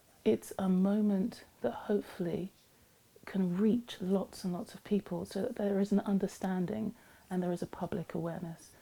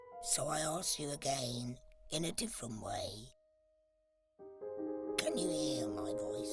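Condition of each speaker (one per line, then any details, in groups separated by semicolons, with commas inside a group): No condition
Laryngectomy after throat cancer; throat cancer, total laryngectomy, voice prosthesis; voiceless two years during treatment, voice sounds different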